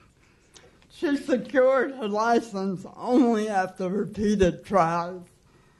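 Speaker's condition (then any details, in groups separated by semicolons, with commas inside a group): Cerebral palsy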